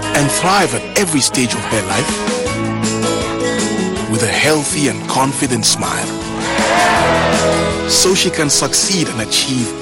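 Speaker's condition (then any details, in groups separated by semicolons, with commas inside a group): No condition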